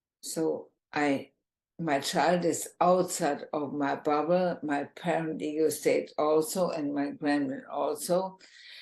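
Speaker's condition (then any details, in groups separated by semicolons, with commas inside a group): ALS, bulbar form, bulbar onset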